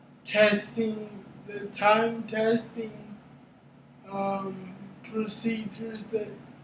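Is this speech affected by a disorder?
Yes: cerebral palsy; brain injury.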